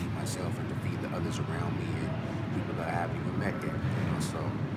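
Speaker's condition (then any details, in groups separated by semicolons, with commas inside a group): No condition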